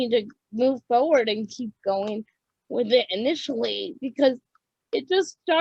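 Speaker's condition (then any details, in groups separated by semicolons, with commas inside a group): Cerebral palsy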